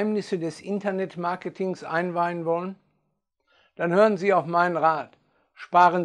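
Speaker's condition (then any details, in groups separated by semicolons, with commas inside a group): No condition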